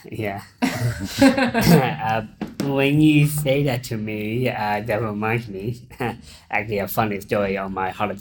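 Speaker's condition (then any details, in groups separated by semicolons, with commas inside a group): Down syndrome; intellectual disability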